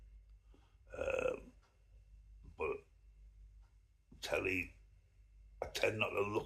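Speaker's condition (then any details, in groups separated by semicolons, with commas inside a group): Myasthenia gravis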